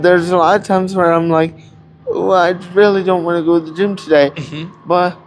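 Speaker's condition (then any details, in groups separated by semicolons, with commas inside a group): Cerebral palsy; cannot walk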